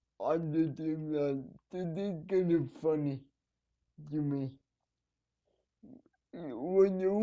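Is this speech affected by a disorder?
Yes: cerebral palsy; needs help at night.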